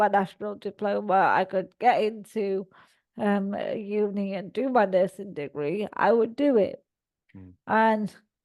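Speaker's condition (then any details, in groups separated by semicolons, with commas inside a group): Cerebral palsy; all four limbs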